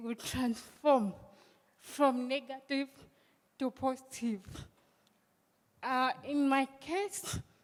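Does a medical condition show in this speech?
Yes: cerebral palsy.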